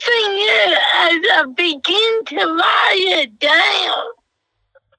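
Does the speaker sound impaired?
Yes: cerebral palsy; self-described as half-CP.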